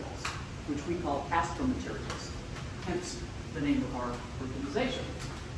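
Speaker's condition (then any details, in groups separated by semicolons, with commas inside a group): No condition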